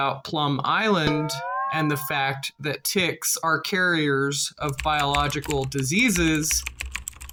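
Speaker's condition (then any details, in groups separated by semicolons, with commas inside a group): No condition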